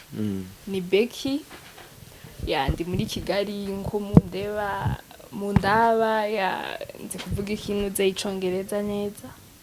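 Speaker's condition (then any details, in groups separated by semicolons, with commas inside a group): No condition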